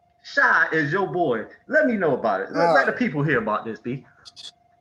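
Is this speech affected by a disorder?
No.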